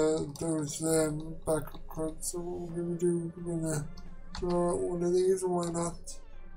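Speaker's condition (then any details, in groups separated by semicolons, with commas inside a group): Quadriplegic cerebral palsy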